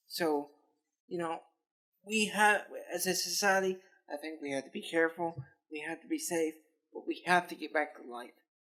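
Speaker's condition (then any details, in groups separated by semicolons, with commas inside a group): Cerebral palsy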